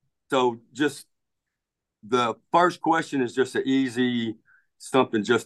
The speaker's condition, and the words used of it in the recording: Stuttering. I just can't get anything out.